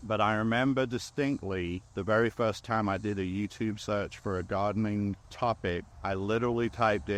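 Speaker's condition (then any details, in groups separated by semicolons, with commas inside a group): No condition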